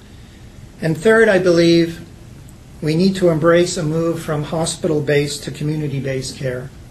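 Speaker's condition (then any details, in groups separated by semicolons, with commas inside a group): No condition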